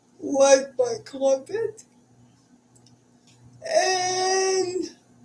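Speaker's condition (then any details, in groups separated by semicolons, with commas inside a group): Cerebral palsy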